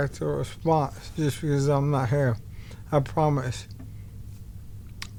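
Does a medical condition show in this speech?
Yes: ALS; bulbar-upper onset, tongue.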